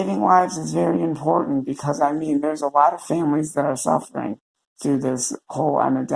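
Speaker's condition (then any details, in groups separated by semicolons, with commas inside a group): Cerebral palsy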